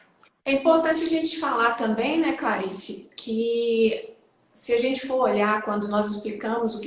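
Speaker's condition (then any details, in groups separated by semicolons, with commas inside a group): No condition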